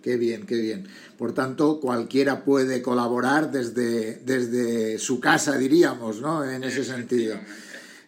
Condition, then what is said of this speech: None; typical speech.